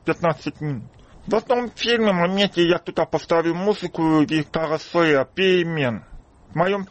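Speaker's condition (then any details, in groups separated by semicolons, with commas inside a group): Deafness; congenital deafness, kindergarten with hearing children, then school for the deaf, no hearing aid in childhood; speaks little, lip-reads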